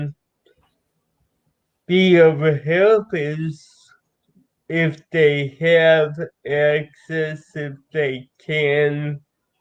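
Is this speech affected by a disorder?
Yes: cerebral palsy.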